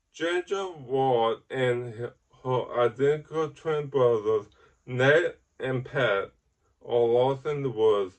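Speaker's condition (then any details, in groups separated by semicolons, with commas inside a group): Ataxic cerebral palsy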